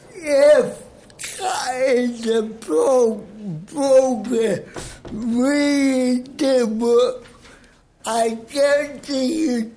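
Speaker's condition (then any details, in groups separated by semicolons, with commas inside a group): Cerebral palsy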